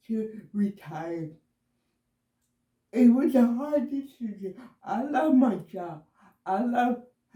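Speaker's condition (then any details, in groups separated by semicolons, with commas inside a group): Cerebral palsy, myasthenia gravis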